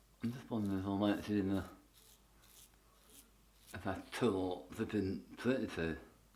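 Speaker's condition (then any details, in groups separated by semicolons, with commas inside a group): Tongue cancer; half tongue removed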